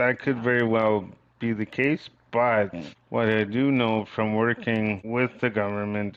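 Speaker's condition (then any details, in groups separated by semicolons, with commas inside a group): Cerebral palsy; from birth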